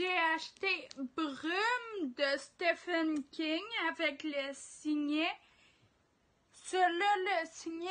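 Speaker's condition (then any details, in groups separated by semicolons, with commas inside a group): Ataxia; degenerative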